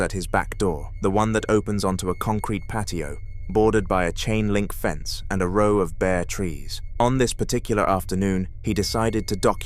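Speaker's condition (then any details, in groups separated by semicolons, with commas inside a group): No condition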